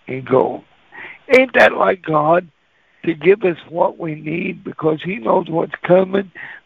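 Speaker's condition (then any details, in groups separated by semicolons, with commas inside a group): Cerebral palsy; cerebral palsy voice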